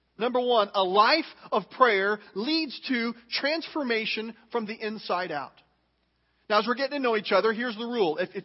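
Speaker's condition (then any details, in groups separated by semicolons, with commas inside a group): No condition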